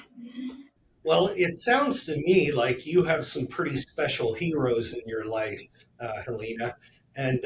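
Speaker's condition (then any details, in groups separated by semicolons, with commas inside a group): No condition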